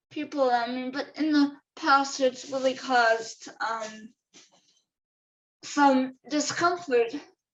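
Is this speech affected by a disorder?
Yes: cerebral palsy.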